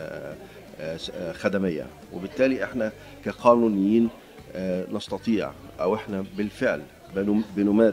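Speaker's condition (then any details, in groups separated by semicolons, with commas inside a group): No condition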